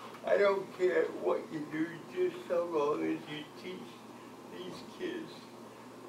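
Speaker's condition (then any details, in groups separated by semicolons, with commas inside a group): Cerebral palsy; from birth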